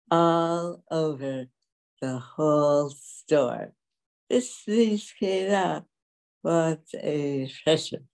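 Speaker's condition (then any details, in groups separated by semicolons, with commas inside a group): Dystonia; affects walking and speech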